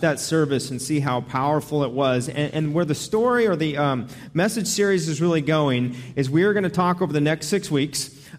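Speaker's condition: No condition

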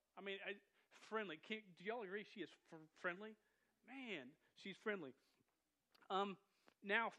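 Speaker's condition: Stuttering; stutter noticed by listeners after speaking in big church, regular youth group unaware of it; repeated sounds, prolonged sounds

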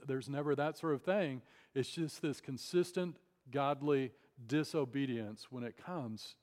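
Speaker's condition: No condition

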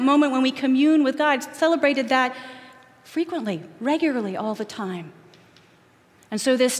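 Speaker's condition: No condition

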